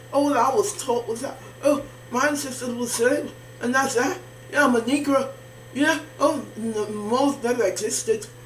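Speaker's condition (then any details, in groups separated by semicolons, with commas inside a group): Facial palsy; can barely hear own speech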